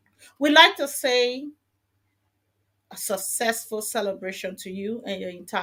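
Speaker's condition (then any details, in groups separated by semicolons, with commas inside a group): No condition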